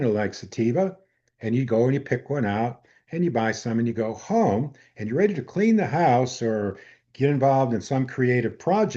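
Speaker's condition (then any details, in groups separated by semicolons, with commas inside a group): No condition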